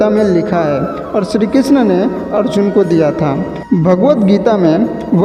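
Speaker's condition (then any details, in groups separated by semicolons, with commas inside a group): No condition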